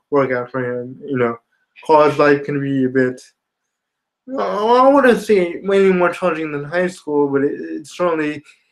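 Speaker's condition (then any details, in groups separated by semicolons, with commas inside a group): Spastic quadriplegia cerebral palsy; spastic quadriplegic type, some ataxia, since infancy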